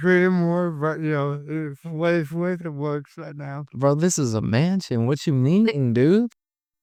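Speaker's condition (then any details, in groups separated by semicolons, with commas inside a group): Cerebral palsy; caused by stroke at birth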